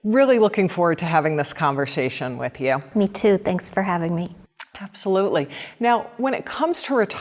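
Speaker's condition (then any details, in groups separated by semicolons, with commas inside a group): No condition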